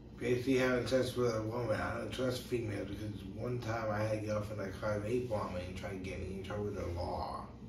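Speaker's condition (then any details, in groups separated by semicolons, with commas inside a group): Brain injury; tongue cut off at age 5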